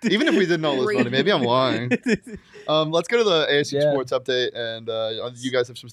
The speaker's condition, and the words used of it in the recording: No condition.